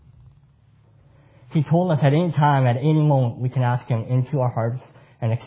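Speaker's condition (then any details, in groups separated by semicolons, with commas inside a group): Cleft palate; congenital cleft palate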